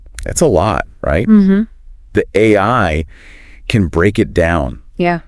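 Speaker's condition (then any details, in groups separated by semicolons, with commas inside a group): No condition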